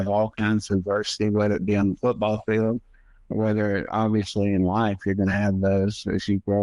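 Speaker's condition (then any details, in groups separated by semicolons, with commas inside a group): Multiple sclerosis; primary progressive, formerly relapsing-remitting, since late twenties; diagnosed about 10 years ago, medication recently changed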